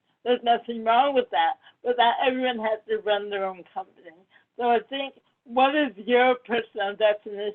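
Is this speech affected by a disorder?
Yes: cerebral palsy.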